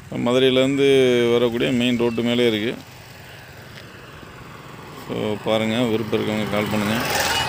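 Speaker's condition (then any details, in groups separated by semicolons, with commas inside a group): No condition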